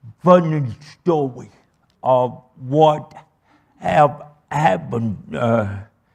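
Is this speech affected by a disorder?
Yes: cerebral palsy.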